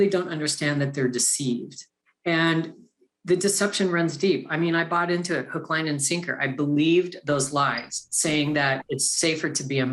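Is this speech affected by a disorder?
No.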